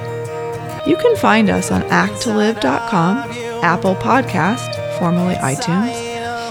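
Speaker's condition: No condition

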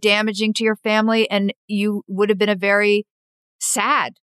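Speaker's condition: No condition

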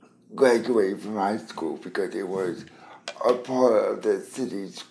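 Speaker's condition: Cerebral palsy; spastic quadriplegic cerebral palsy from birth, delayed development, diagnosed by doctor, uses wheelchair

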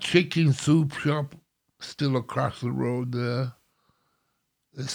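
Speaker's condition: Stroke; mini stroke since last podcast visit

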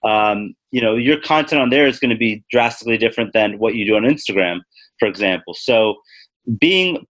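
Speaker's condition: No condition

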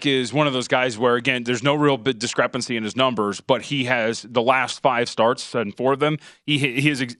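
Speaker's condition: No condition

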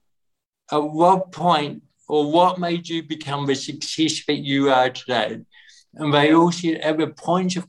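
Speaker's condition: Cerebral palsy; noticeably different voice, worse when nervous or underprepared, better when comfortable and confident, breathing helps relaxation

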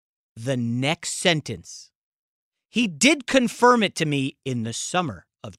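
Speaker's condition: No condition

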